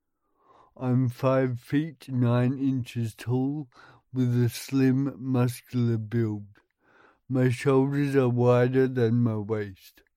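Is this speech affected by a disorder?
Yes: cerebral palsy; visible disability, walks with pelvis leaning and upper body leaning slightly back; speech pattern likened to somebody two gins in.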